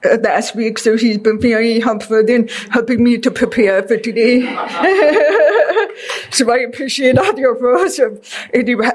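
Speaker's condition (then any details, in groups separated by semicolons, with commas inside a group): Deafness; deaf since childhood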